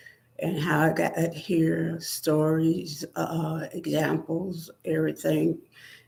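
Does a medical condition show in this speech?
Yes: spinal neurosarcoidosis.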